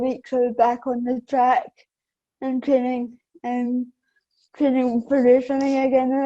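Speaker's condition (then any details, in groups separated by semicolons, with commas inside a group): Cerebral palsy; affects balance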